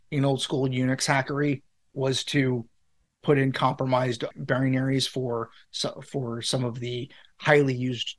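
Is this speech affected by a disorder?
No.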